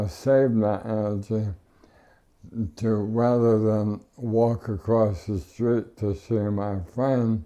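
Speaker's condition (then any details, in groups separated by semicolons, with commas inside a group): ALS; power wheelchair, no tracheostomy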